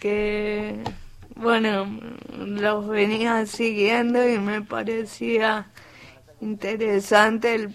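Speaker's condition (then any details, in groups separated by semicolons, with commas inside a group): Cerebral palsy; acquired language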